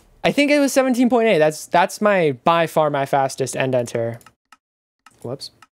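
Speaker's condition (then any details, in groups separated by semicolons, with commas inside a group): No condition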